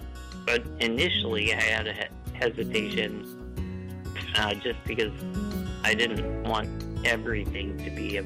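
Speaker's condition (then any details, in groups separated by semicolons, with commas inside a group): Duchenne muscular dystrophy; diagnosed at age 3, power chair since about age 10, no ventilator in earlier school years; uses ventilator to breathe; ventilator may be audible, cadence slightly different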